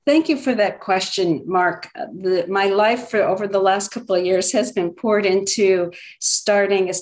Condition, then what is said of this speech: None; typical speech.